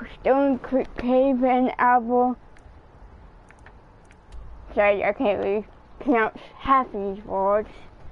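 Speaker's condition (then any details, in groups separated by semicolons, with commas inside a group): Cerebral palsy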